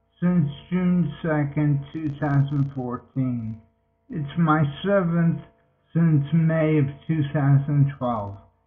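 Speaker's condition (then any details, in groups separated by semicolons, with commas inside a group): Multiple sclerosis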